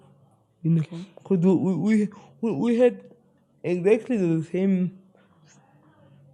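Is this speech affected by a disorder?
Yes: spastic cerebral palsy.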